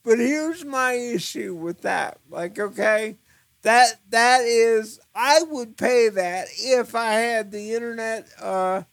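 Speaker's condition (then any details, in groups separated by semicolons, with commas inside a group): Cerebral palsy; eyes wander, trouble focusing eyes, difficulty focusing in VR, wears eyewear partly because of wandering eyes; eyes appear to look up as if about to pass out when thinking or talking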